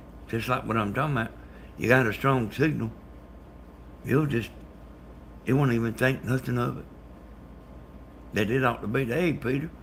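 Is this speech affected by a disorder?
Yes: brain bleed.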